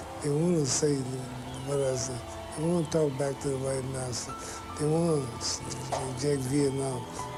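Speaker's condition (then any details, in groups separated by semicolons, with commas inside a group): Parkinson's syndrome; mild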